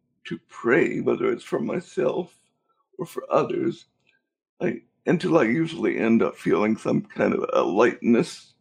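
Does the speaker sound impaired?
Yes: cerebral palsy; cerebral palsy since birth.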